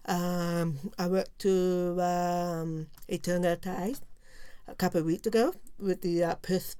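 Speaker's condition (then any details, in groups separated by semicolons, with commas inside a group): Profound deafness; profound deafness left ear, total deafness right ear, diagnosed at age 3, no cochlear implant; wears hearing aid which helps, relies on lip-reading to understand, sits in front row; learned to speak and lip-read in oral pre-preschool, mainstreamed, little ASL now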